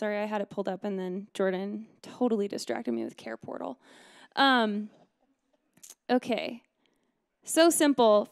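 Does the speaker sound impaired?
No.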